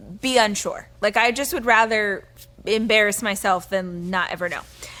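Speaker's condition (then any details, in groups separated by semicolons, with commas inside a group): No condition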